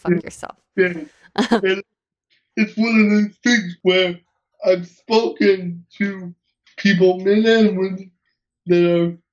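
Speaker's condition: Cerebral palsy; uses wheelchair

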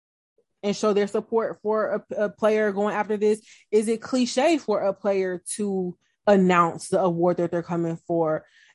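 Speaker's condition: No condition

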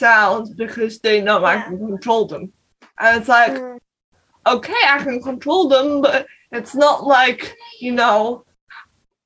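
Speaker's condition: Cerebral palsy; non-progressive

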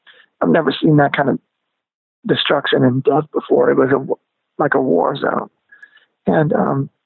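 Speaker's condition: Spasmodic dysphonia; voice lost power

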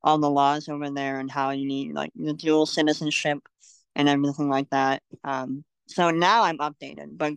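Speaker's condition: Cleft lip and palate; congenital

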